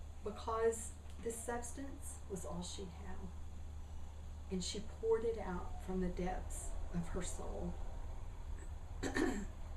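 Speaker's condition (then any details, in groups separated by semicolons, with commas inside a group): No condition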